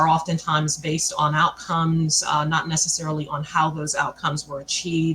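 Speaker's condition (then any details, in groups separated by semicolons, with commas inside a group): No condition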